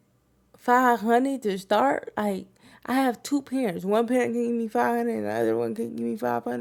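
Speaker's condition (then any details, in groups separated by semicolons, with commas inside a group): Cerebral palsy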